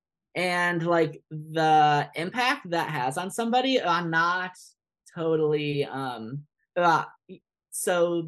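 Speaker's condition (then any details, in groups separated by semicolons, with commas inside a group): Stuttering; onset very early in childhood, speech therapy since childhood, including with an SLP who stutters; occasional word and phrase repetitions, restarts; blocks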